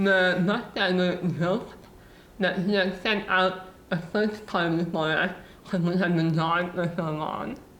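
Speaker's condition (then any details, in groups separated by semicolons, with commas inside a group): Muscular dystrophy; cannot drive, has used joystick-controlled car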